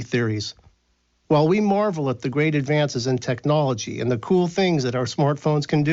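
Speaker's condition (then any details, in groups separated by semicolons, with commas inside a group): No condition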